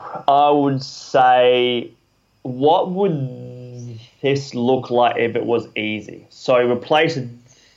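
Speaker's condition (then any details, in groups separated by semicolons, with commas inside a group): Stutter; stutter since school years, dropped out of high school over speech, planned never to speak again; deliberate speaking practice, reading, speaking techniques, articulation work, interviews, speaking gigs, keynotes; stutter overcome to a certain degree, fluency affected by sleep, calmness or anxiety; prolonged sounds, blocks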